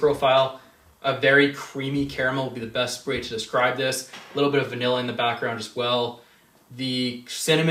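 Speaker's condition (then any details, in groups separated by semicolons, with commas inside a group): No condition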